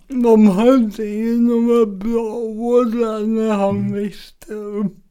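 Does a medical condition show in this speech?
Yes: cerebral palsy; from birth, oxygen deprivation at delivery, heart not beating at birth then restarted, spasms, right side harder to control; mainly affects speech and balance.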